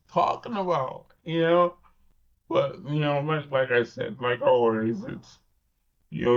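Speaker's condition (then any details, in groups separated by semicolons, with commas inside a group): Cerebral palsy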